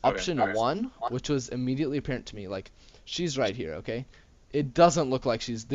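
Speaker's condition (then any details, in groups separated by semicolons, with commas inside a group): No condition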